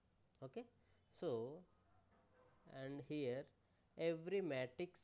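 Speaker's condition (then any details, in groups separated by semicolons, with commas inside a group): No condition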